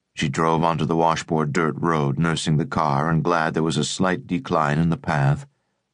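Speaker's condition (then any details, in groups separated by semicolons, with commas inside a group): No condition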